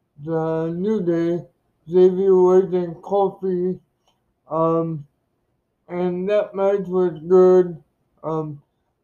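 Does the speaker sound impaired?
Yes: cerebral palsy; speech described as not normal due to cerebral palsy.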